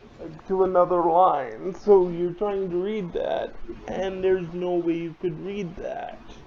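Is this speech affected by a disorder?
Yes: cerebral palsy; limbs affected.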